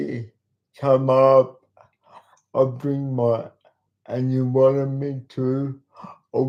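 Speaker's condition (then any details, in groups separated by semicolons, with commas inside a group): Cerebral palsy; talks slowly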